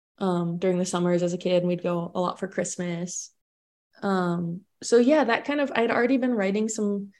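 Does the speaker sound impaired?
No.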